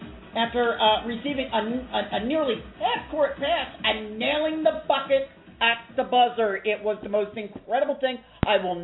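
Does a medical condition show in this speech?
No.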